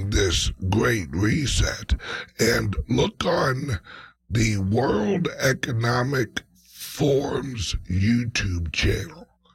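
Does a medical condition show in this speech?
Yes: speech impediment, mild.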